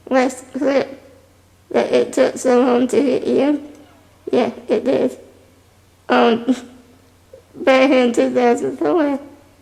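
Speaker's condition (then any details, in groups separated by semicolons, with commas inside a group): Spinal muscular atrophy type 2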